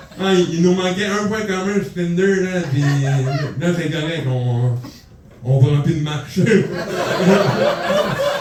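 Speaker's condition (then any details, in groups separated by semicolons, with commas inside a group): Cerebral palsy; from birth, lack of oxygen at birth, affects walking; speech not always understood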